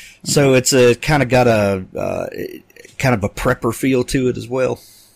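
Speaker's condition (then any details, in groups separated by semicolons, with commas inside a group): No condition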